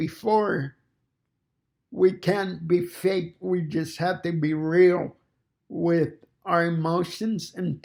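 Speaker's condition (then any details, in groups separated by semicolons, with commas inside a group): Cerebral palsy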